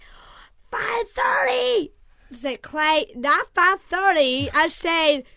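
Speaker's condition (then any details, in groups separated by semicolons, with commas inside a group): Down syndrome; delivering doctor concerned at once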